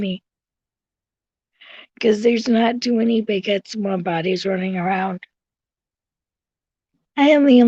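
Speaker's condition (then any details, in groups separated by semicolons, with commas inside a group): Cerebral palsy; visible disability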